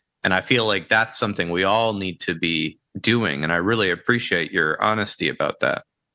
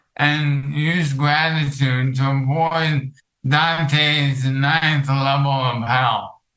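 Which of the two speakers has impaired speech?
The second: ALS; affects vocal cords; hard to talk long, speech unclear.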